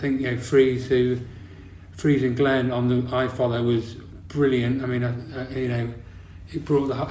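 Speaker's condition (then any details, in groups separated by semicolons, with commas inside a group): Parkinson's disease; years since diagnosis, on medication, walking affected, medication helps standing, symptoms worse when inactive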